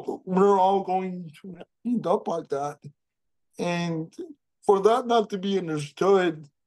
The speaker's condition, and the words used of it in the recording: Cerebral palsy. And I am grateful every day that I'm able to say something and actually speak my experience and actually talk about what I love and express myself.